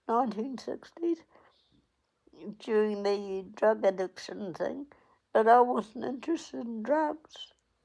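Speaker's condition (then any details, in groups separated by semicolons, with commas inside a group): Cerebral palsy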